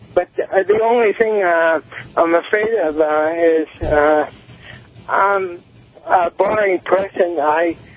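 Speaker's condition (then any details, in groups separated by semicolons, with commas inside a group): Cerebral palsy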